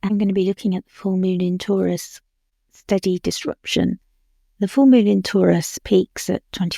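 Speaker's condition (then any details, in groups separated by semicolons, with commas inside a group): No condition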